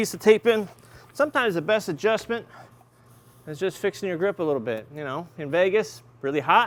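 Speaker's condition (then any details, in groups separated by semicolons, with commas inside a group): No condition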